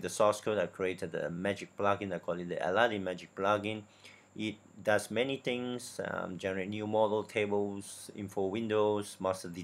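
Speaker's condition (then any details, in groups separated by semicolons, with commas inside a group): No condition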